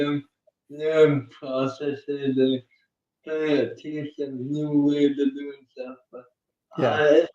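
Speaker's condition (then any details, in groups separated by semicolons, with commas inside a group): Cerebral palsy; uses one hand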